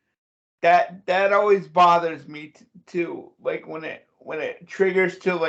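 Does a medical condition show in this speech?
Yes: cerebral palsy; chokes eating or drinking, very weak throat muscles.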